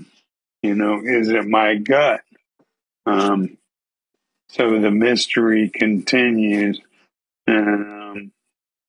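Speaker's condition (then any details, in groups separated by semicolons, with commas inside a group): ALS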